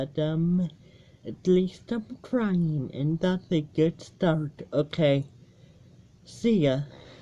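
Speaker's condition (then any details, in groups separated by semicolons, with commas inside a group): Cerebral palsy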